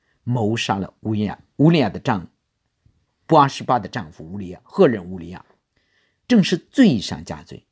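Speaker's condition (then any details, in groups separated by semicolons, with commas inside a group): No condition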